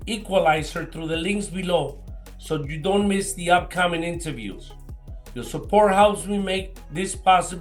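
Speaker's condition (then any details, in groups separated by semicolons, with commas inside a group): No condition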